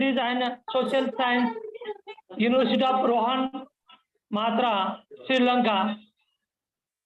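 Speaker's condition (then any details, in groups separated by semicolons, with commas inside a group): No condition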